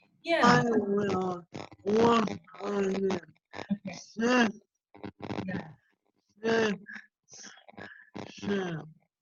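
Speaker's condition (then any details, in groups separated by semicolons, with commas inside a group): ALS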